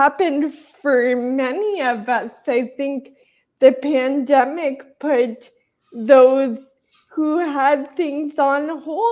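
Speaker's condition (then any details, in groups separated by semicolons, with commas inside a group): Traumatic brain injury; still slows things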